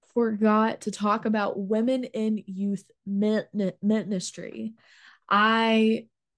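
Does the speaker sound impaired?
Yes: stuttering; including blocks; more overwhelming than other stuttering, talking exhausting, fear of speaking; here repeated sounds, prolonged sounds.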